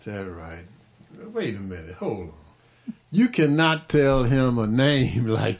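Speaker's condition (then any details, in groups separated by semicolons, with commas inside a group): No condition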